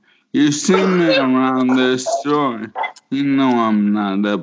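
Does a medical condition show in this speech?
Yes: motor neuron disease; form of ALS (Lou Gehrig's disease), brain not talking to muscles, first sign about 4 years ago; can no longer dance.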